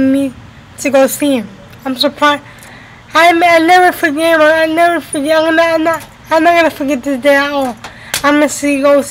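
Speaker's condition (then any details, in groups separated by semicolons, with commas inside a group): Cerebral palsy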